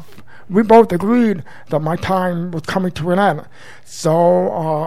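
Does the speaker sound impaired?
Yes: profound deafness since birth; congenital, total deafness; speaks orally as guest on radio show; learned speech via daily school speech therapy, mother's home drills feeling throat vibrations.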